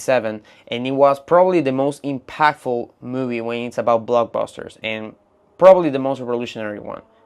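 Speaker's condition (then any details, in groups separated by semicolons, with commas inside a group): No condition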